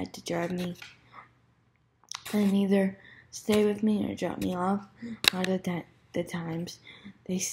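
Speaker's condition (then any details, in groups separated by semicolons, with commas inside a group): Cerebral palsy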